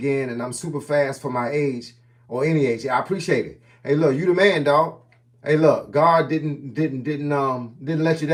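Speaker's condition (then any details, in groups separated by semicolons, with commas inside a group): No condition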